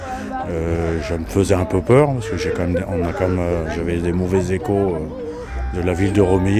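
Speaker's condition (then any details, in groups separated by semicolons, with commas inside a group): No condition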